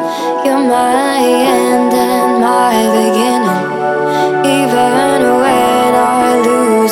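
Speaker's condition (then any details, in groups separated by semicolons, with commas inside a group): No condition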